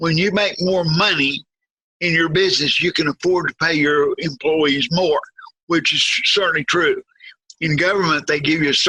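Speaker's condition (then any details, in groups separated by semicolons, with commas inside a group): Cerebral palsy, severe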